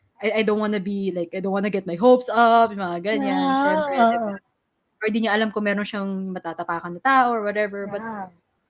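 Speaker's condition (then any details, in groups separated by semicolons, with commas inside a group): No condition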